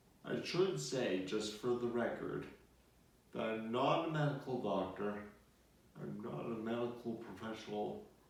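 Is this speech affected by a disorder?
Yes: multiple sclerosis.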